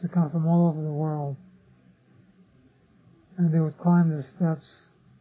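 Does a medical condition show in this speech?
Yes: Parkinson's disease; others offer remedies.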